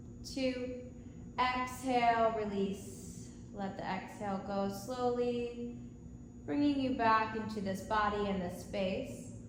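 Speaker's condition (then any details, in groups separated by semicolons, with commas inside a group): No condition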